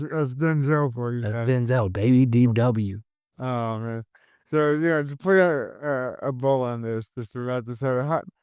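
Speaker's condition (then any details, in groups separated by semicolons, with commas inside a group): Cerebral palsy; caused by stroke at birth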